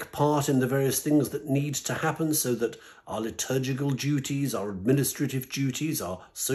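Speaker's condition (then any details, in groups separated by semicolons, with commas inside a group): No condition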